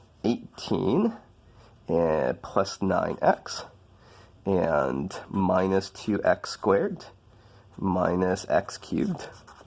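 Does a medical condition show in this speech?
No.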